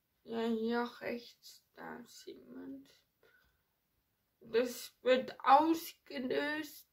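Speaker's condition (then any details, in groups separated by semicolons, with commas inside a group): Ataxia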